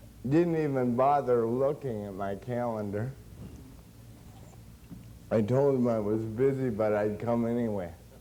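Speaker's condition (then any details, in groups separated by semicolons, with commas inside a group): Cerebral palsy; since birth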